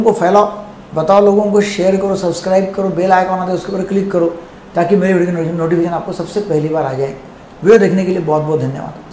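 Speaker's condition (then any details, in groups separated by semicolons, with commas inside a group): No condition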